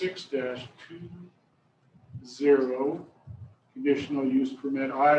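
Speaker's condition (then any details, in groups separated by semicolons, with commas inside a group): No condition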